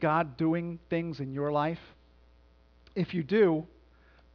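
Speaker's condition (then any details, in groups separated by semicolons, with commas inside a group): No condition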